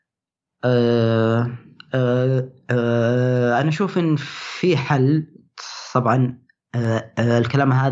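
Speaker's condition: Stuttering; onset age 10, previously largely controlled, gave presentations, spoke at Toastmasters, perfectionism possibly a contributing cause; difficulty communicating with people; prolonged sounds

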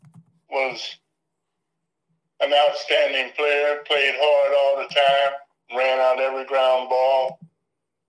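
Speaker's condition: Parkinson's disease; some days legs feel good

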